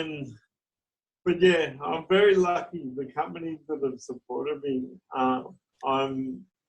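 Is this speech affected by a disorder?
Yes: cerebral palsy.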